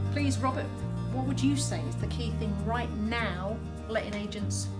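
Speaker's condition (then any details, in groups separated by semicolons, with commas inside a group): No condition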